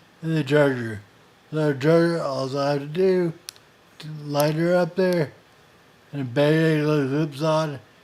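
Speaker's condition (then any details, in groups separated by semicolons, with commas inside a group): Friedreich's ataxia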